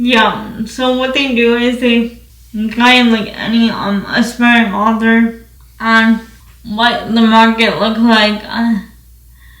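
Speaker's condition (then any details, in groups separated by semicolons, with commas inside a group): Cerebral palsy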